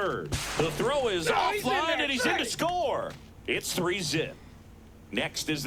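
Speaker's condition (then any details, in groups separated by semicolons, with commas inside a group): No condition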